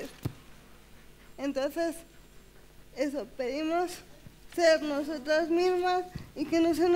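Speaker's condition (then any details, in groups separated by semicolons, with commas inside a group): Cerebral palsy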